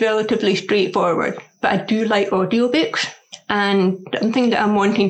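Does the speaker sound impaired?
Yes: deafness; struggles hearing loudspeakers, often needs repetition, accent in foreign languages.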